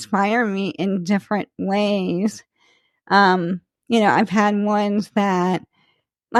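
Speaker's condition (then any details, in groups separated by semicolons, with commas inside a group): ALS; speech slightly slurred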